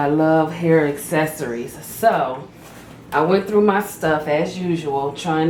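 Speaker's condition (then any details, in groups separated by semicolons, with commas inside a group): No condition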